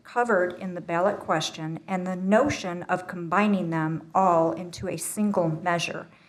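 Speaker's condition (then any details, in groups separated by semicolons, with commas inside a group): No condition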